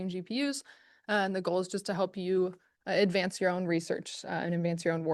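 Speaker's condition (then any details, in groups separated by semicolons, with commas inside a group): No condition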